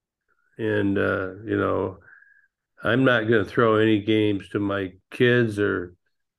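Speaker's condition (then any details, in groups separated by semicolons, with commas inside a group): Parkinson's disease; man nearly 66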